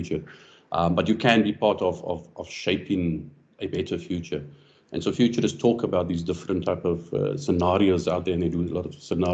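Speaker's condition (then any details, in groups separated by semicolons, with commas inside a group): No condition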